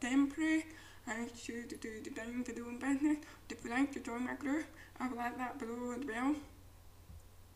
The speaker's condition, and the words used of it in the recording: Deafness. And I would like to do, I'm really hoping I'm um, speaking clear and you can all understand me.